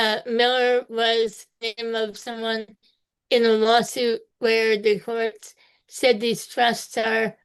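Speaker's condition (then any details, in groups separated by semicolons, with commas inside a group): Spinal muscular atrophy type two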